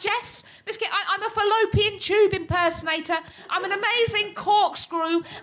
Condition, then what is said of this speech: Tourette syndrome. That means I make movements and noises I can't